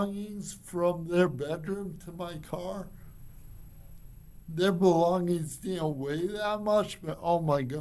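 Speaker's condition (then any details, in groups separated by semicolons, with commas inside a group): Cerebral palsy; from birth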